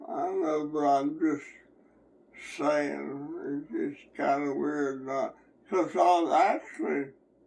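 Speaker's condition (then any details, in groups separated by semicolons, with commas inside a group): Slurred speech; hospital bed, catheter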